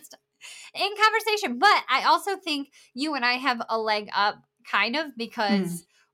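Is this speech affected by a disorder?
Yes: bilateral cleft lip and palate.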